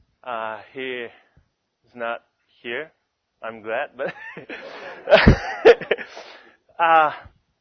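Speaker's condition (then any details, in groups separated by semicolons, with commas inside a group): No condition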